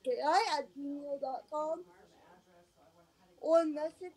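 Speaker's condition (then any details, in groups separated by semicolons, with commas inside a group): Cerebral palsy; onset at 19 days old from encephalitis, high fever and first seizure, 23 years, scoliosis, scoliosis surgery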